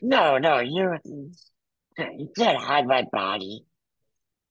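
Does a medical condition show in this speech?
Yes: muscular dystrophy; wheelchair user.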